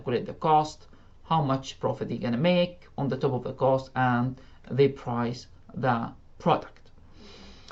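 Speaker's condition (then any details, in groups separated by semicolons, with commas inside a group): No condition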